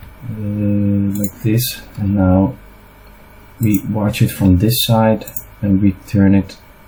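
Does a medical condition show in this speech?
No.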